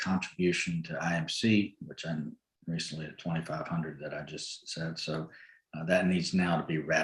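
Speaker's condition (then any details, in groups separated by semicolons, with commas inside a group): No condition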